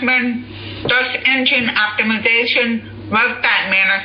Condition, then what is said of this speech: Deafness. And I don't think podcasting will work for me because of my accent.